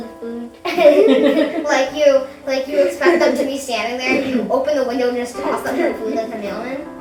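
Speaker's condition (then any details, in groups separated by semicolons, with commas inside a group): No condition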